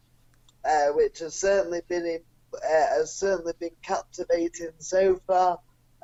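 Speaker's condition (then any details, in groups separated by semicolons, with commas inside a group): Cerebral palsy; non-progressive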